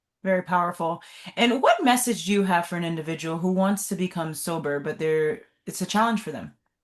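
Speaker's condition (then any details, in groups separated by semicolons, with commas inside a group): No condition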